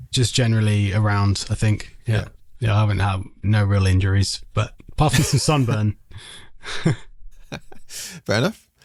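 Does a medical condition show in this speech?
No.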